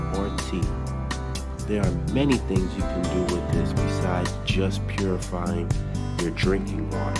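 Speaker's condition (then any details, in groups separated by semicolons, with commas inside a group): No condition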